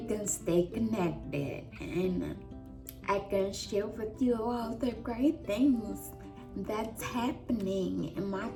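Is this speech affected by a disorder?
Yes: traumatic brain injury; affecting movement and speech.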